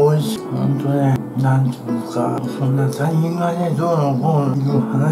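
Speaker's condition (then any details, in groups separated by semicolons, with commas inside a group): Tongue cancer, partial glossectomy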